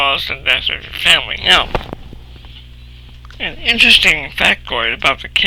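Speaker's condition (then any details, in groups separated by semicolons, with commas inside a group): Cerebral palsy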